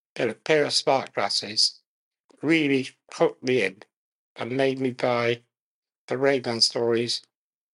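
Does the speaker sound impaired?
Yes: muscular dystrophy; very slowly progressive muscular dystrophy, severe physical disability, relies on voice control of devices; can just about speak, limited breath, eye gaze technology may come next after voice control; effortful enunciation, uses fewest words to conserve breath.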